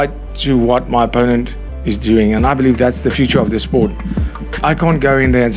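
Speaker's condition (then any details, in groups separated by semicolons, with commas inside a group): No condition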